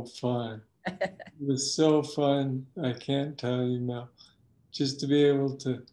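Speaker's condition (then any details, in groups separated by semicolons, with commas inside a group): Parkinson's disease; left foot, loss of control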